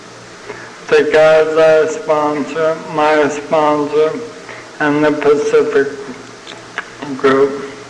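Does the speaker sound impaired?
Yes: ALS (Lou Gehrig's disease); terminal, young onset, first sign abnormal walking; progressing, uses wheelchair, fell and cracked chin two years ago, no medication; sounds like having had a couple of drinks.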